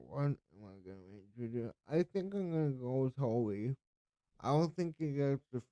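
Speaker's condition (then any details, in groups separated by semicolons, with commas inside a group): Cerebral palsy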